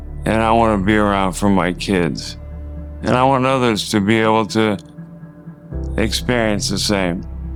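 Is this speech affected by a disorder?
Yes: ALS; first symptom in one hand, likely bulbar form; slurred speech, sounds drunk.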